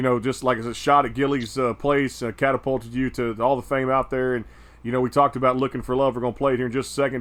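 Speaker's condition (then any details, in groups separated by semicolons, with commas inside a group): No condition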